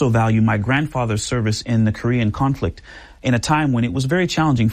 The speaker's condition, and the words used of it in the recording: None; typical speech.